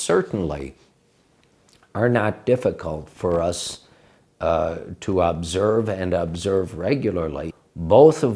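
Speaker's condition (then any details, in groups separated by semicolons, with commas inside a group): No condition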